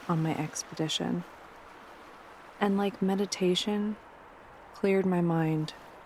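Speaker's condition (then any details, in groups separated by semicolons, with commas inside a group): No condition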